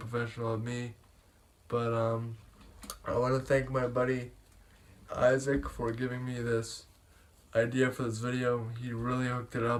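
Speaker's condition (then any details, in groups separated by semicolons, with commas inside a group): Cerebral palsy; cerebral palsy from birth, possibly hemiplegic, legs and foot, surgery; able to speak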